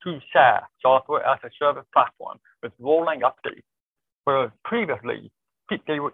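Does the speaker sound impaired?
Yes: deafness; born deaf, cochlear implant, relies on lip reading and visual media; hears okay with cochlear implant, still needs lip reading and captioning to follow online meetings.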